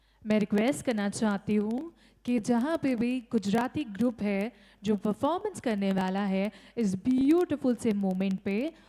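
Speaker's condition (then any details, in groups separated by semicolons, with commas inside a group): No condition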